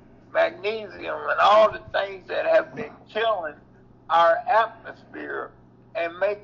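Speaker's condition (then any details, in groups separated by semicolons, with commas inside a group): Cerebral palsy; previously off feet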